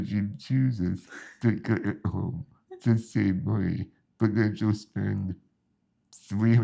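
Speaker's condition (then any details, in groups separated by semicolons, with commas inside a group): Spinal muscular atrophy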